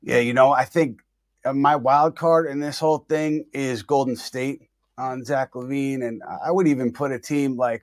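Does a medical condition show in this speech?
No.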